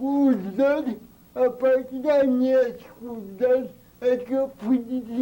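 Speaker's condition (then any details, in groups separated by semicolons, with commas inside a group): Cerebral palsy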